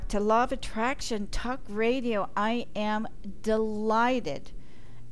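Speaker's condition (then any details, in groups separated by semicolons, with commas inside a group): No condition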